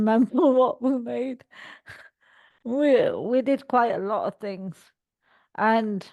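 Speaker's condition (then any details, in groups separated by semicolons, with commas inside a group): Cerebral palsy; all four limbs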